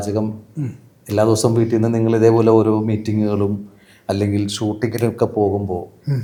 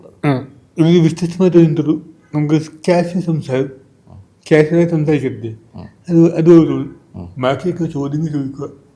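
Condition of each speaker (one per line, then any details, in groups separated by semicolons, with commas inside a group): No condition
Cerebral palsy; from birth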